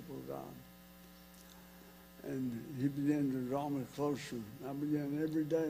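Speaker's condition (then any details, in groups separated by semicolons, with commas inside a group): ALS; vocal cord difficulty for one to two years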